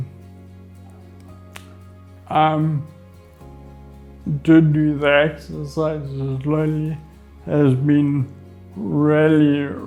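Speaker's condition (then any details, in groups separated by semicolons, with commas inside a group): Friedreich's ataxia; breathing difficulty on exertion, working on exhaling coordination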